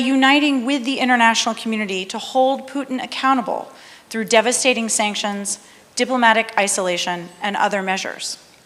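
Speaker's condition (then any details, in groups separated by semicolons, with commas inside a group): No condition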